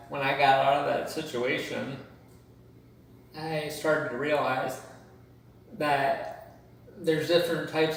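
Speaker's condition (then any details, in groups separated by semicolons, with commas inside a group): Cerebral palsy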